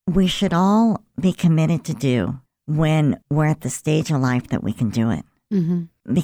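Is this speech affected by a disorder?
Yes: cleft lip and palate; congenital.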